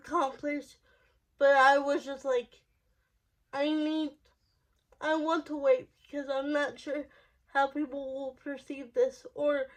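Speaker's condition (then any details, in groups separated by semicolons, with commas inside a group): Cerebral palsy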